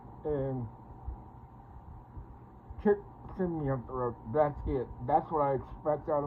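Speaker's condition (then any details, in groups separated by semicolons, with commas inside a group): Parkinson's; speech impediment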